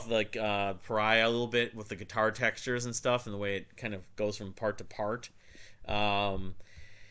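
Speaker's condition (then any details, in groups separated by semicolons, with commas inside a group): No condition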